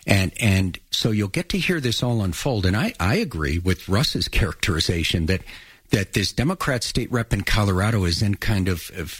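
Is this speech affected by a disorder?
No.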